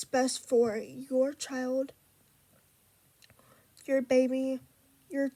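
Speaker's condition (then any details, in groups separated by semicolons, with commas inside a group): Cerebral palsy; unable to walk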